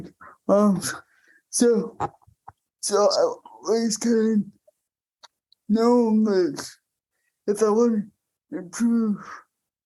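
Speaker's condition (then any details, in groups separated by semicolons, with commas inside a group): Cerebral palsy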